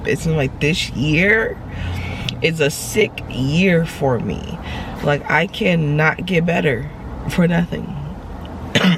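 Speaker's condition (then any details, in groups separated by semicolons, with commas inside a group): No condition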